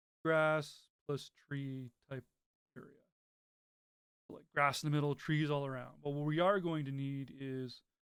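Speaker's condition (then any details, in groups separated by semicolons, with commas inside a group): No condition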